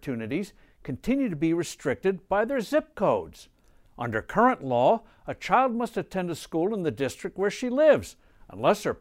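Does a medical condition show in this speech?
No.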